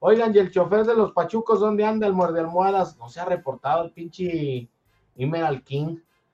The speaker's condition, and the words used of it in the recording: None; typical speech.